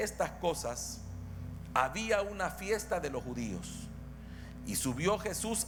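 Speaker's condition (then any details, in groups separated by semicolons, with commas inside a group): No condition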